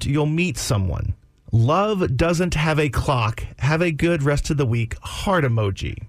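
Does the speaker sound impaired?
No.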